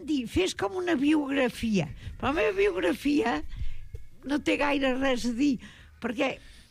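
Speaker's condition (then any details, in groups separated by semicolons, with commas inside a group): No condition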